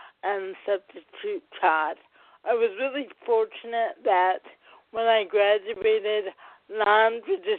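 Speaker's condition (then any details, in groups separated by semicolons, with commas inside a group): Cerebral palsy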